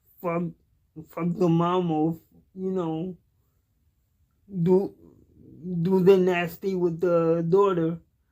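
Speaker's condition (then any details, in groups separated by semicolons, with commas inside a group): Cerebral palsy; cannot walk, uses wheelchair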